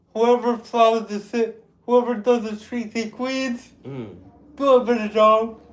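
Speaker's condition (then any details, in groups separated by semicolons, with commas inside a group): Cerebral palsy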